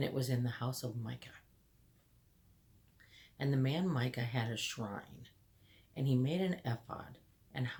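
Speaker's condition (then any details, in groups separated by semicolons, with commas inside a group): No condition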